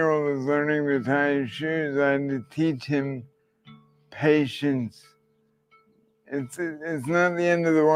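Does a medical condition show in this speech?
Yes: traumatic brain injury; hit head despite helmet, immediate coma.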